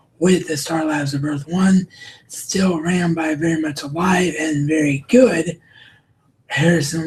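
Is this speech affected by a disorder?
Yes: cerebral palsy; wheelchair bound.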